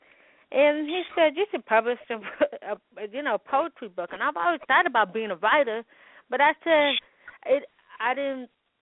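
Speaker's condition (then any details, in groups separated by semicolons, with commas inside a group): Hearing loss with speech impediment, congenital; wears hearing aids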